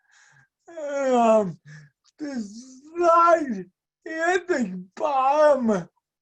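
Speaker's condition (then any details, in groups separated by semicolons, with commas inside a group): Speech and mobility impairment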